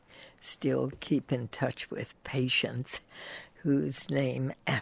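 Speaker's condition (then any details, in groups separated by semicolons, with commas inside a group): Spasmodic dysphonia; onset 1992, diagnosed 1998 at Johns Hopkins by neurologist and otolaryngologist Paul Flint, dismissed as psychological; voice still altered, speaking physically difficult; voice changed from original voice, requires hard work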